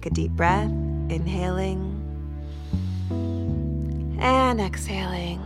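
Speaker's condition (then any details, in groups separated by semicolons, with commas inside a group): No condition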